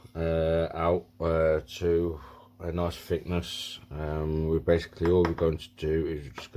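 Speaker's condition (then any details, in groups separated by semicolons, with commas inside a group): No condition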